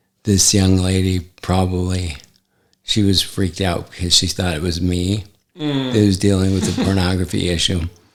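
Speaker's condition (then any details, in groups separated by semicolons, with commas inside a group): ALS; affects hand function; recently diagnosed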